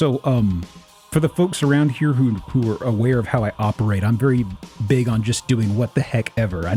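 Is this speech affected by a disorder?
No.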